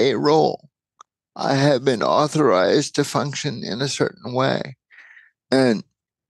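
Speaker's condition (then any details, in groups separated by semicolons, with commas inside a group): Cerebral palsy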